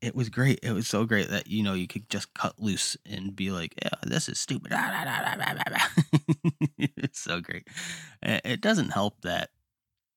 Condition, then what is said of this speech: Stuttering. Life responsibilities and all that, because I'm still a walking disaster. I still stutter and all that.